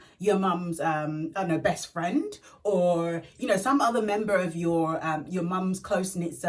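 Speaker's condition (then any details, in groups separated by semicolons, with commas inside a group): No condition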